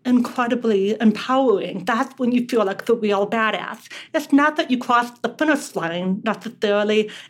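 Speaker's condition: Deafness; on Microsoft Teams video call, reading lips and live captions

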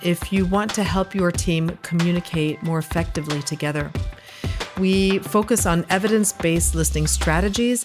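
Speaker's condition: No condition

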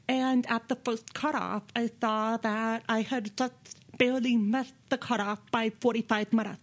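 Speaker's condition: Deafness; friend read interviewers' questions during interview

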